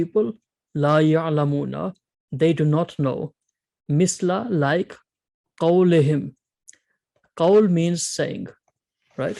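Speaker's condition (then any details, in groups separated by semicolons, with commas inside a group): No condition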